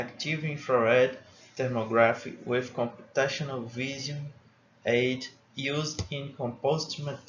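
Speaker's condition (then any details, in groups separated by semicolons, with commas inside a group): No condition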